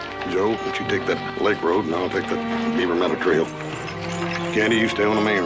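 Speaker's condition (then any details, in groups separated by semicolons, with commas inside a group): No condition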